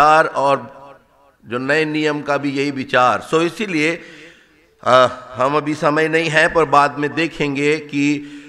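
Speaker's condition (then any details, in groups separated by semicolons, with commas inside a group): No condition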